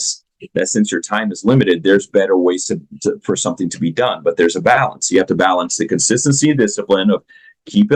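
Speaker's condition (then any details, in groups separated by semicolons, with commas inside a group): No condition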